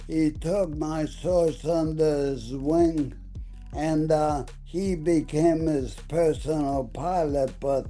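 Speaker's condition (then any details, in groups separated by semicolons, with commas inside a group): ALS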